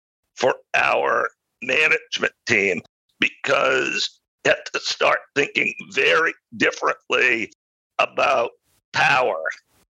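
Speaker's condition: Spasmodic dysphonia; voice choppy and broken, felt like seatbelt tightening around neck, talked less to protect voice

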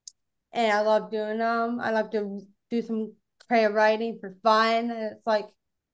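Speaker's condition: Down syndrome; Down syndrome from birth, born without esophagus, blocked bowel, surgery right after birth, cord wrapped around throat three times; 28 years old; may be a little hard to understand, mother helps a little, host understood nearly everything, host once asked for a repeat

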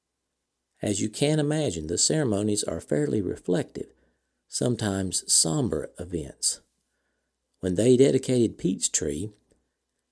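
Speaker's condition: No condition

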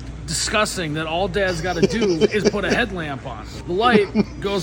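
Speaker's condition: No condition

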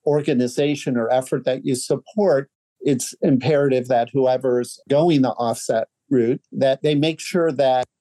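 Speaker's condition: No condition

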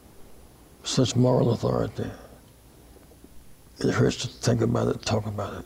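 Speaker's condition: Parkinson's disease; speech therapy

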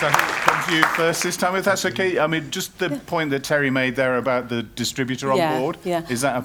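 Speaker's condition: No condition

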